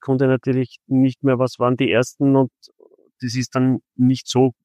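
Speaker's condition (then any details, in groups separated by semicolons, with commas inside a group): No condition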